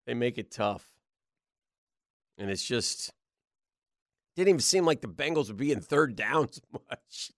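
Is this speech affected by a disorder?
No.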